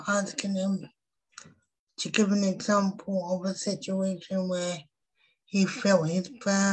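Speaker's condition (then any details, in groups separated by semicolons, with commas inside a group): Cerebral palsy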